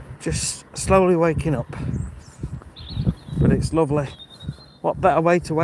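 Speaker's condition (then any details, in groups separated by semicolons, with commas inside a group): No condition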